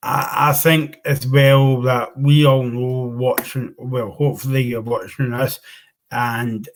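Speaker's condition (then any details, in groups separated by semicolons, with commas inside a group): Cerebral palsy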